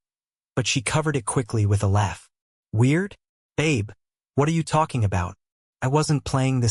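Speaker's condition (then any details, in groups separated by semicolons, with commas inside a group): No condition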